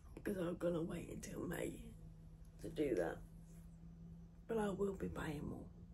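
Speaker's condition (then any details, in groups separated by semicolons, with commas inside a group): Cerebral palsy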